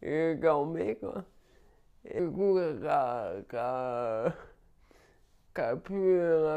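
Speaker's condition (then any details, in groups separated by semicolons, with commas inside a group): Cerebral palsy; perceptual disorders; slowness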